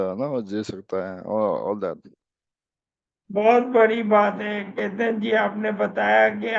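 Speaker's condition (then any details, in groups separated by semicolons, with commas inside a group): ALS; speech improved a little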